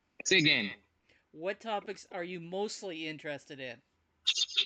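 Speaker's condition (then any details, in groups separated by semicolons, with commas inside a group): No condition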